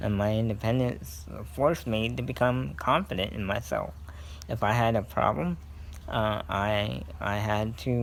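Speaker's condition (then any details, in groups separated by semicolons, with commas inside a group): Cerebral palsy; scoliosis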